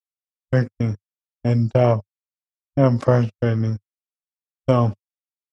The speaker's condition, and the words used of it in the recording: ALS (motor neuron disease). A little tougher to hear me.